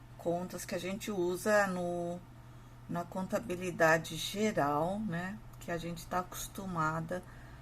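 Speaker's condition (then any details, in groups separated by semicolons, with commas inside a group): No condition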